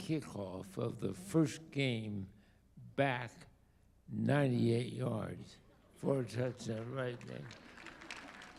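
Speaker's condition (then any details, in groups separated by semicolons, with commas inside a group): ALS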